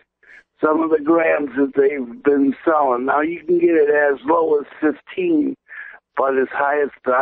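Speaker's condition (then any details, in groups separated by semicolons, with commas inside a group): Cerebral palsy; present since birth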